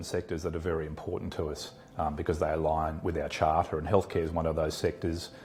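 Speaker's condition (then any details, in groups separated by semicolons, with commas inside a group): No condition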